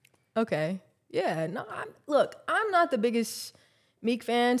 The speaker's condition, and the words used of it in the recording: None; typical speech.